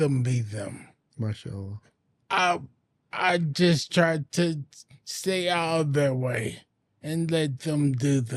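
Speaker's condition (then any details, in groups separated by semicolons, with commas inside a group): Anoxic brain injury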